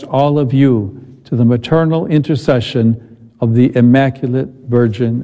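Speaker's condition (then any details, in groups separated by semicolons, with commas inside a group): No condition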